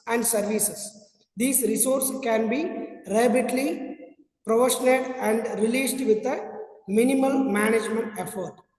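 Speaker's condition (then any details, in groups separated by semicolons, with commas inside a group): No condition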